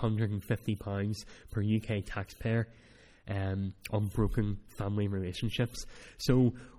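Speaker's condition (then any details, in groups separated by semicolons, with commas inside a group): Cleft palate; speech not that clear at times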